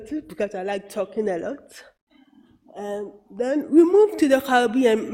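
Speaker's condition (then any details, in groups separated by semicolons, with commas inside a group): Cerebral palsy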